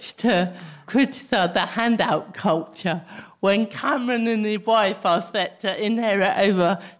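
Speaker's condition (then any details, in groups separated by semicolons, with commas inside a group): Cerebral palsy; clumsy movement; speech impediment, poor diction, phrases like 'speech impediment' hard to say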